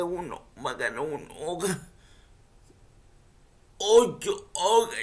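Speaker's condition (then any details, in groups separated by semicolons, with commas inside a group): Cerebral palsy; speech affected by condition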